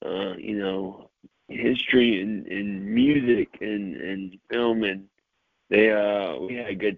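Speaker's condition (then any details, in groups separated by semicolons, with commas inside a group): Cerebral palsy, mild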